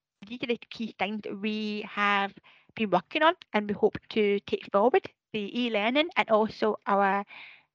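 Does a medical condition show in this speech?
Yes: deafness; hearing impairment with visual impairment, uses communication support workers, uses visual impairment software; attends audiology appointments, uses communication support workers to follow conversations; hearing impairment sometimes affects speech, sometimes talks too fast, unsure how loud or quiet.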